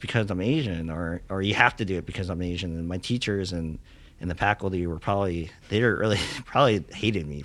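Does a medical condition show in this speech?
Yes: cleft lip and palate; congenital.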